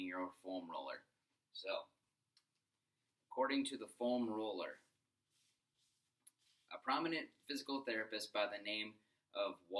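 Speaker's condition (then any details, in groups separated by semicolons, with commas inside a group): No condition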